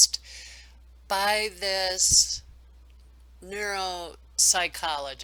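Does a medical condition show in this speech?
No.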